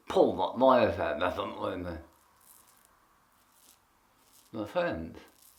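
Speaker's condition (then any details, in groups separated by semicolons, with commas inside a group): Tongue cancer; half tongue removed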